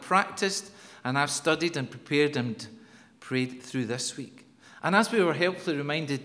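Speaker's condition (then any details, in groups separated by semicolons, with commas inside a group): No condition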